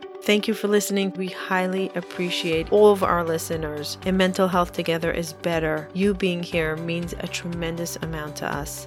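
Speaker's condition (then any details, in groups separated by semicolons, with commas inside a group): No condition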